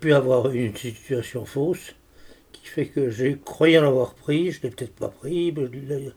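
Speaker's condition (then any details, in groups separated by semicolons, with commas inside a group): Parkinson's disease; needs help standing, uses a fauteuil, treated by Parkinson specialist Rendel; on medication incl. Sinemet, Équanil, constant sleepiness, sleep disturbances, fatigue; pronunciation difficulties, occasional word-finding difficulty, stumbled naming own illness, called it Alzheimer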